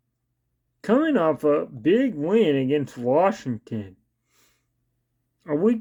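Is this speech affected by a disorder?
Yes: cerebral palsy.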